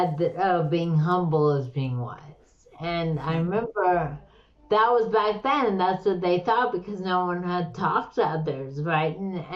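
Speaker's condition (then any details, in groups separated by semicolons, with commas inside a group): Slurred speech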